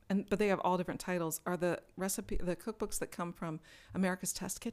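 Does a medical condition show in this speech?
No.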